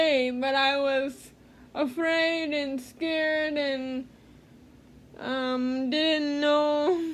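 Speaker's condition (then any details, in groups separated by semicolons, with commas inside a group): Cerebral palsy; speech therapy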